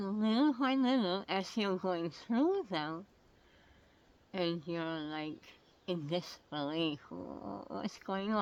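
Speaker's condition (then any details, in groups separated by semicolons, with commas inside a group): Oral cancer; tracheostomy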